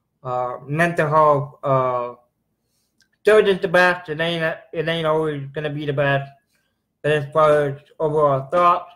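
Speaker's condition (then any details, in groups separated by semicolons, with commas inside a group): Cerebral palsy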